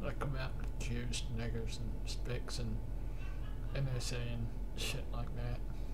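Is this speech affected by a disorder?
Yes: cerebral palsy.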